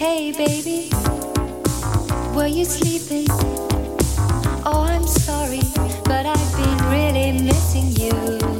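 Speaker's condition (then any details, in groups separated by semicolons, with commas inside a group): No condition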